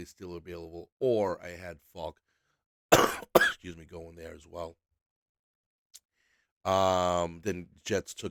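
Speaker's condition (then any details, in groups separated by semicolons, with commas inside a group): No condition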